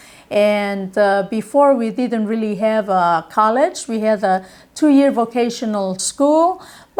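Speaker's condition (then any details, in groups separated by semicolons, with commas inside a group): No condition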